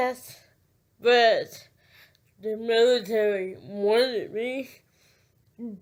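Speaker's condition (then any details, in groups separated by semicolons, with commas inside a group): Cerebral palsy; cannot control speech, speech affected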